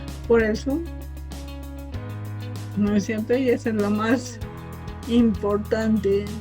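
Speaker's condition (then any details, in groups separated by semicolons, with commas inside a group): Cerebral palsy from birth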